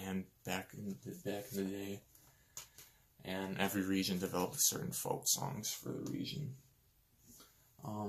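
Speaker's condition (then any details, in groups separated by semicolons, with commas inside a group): No condition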